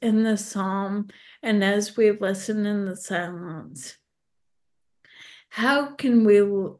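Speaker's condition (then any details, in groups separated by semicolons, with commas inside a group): ALS; tongue fasciculations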